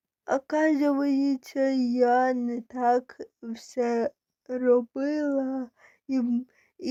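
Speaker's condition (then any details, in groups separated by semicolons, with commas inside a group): Cerebral palsy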